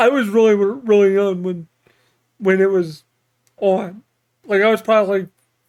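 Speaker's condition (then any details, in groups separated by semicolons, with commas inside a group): Cerebral palsy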